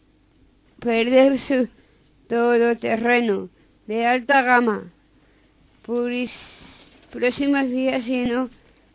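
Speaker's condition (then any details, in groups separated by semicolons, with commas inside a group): Down syndrome; reads news item aloud on live radio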